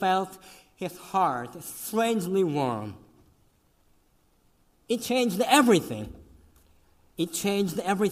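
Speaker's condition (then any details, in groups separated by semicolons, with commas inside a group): Cleft lip and palate; congenital, severe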